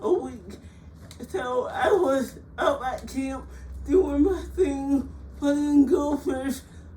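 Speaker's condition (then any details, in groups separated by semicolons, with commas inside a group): Cerebral palsy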